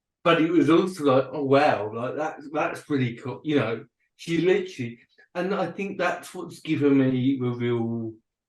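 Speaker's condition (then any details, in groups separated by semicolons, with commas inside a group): Cerebral palsy and dyspraxia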